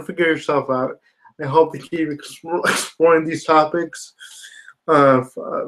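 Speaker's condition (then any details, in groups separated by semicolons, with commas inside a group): Spastic quadriplegia cerebral palsy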